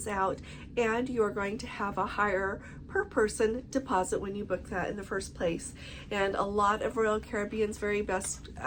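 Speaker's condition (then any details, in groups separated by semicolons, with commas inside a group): No condition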